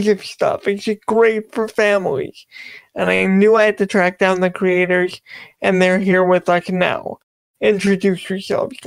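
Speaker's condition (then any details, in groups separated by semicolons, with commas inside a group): Cerebral palsy; non-progressive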